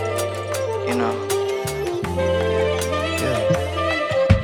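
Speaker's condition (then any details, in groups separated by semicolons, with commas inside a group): No condition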